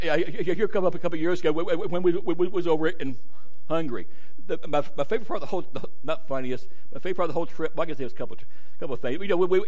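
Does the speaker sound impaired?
Yes: stuttering; struggled with it for a while, adults at gadsdale said stutter barred preaching; more stuttering tonight, tired, feels an hour later after watch not set back; worse when tired, later in the day; here repeated sounds, repeated words.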